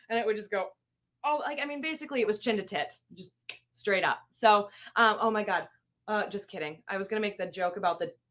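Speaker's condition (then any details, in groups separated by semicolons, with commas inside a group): No condition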